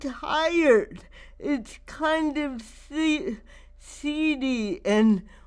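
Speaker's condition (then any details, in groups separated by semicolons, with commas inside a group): Cerebral palsy; wears down with age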